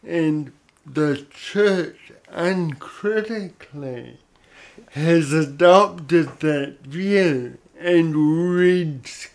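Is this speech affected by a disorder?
Yes: cerebral palsy; odd sort of voice.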